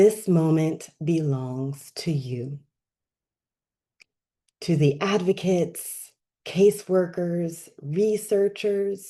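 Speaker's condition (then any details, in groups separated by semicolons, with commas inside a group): No condition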